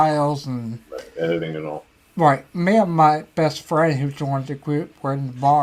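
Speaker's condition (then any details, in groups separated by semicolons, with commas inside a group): Ataxia; may slur speech, may sound drunk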